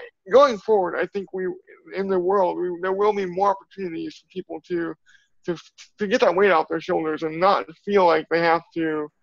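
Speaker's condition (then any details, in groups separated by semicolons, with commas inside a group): Cerebral palsy; from birth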